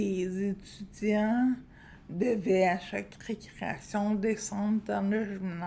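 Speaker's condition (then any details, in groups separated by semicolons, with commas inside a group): Friedreich's ataxia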